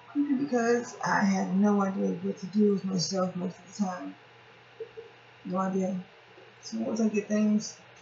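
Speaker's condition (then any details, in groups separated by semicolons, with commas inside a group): Cerebral palsy; since childhood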